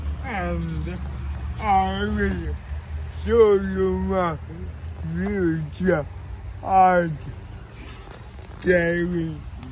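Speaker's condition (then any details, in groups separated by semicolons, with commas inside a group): Cerebral palsy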